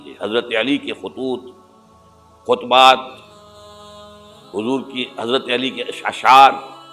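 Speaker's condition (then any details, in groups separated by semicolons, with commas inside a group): No condition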